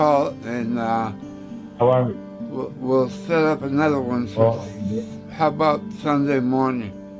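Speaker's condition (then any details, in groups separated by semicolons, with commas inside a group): Tongue cancer; tongue tumor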